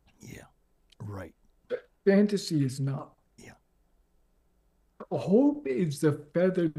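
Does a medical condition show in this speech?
Yes: ALS; progressive, onset leg.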